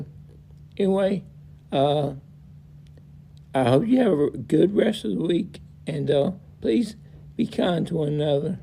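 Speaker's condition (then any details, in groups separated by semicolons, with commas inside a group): Multiple system atrophy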